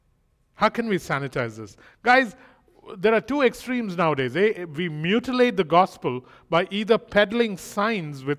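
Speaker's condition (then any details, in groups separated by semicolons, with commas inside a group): No condition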